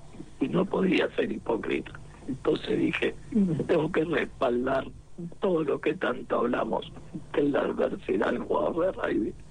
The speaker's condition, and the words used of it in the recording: Laryngectomy. Creo que se me escucha bastante bien.